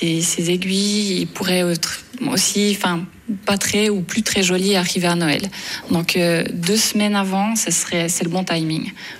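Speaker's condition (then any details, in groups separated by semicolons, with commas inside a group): No condition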